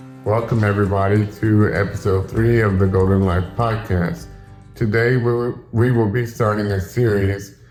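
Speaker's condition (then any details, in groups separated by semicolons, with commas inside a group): Cerebral palsy; some voice muscle weakness, still able to talk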